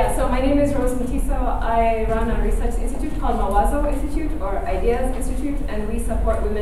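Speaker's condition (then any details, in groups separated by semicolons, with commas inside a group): No condition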